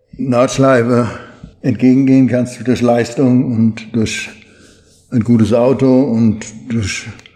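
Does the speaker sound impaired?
Yes: Parkinson's disease; Parkinson's disease diagnosed about 20 years ago, slowed movements, limits daily routine, needs much training.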